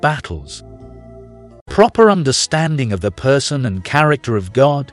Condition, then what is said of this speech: None; typical speech.